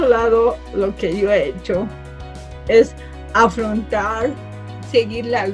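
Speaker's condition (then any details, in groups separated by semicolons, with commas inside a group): Cerebral palsy from birth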